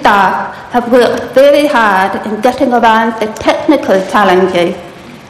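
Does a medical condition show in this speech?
Yes: profound deafness; profound deafness since early childhood, found at 2.5 years by kindergarten teachers, large hearing aids in body harness; without speech at 2.5 years, mother taught basic speech before school, Mary Hare School for deaf.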